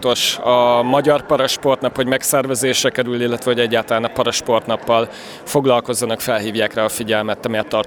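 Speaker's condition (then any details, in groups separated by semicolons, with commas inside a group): No condition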